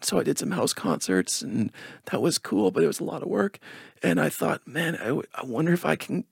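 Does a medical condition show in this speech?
Yes: spasmodic dysphonia; speaks in higher pinched tone to reliably get words out.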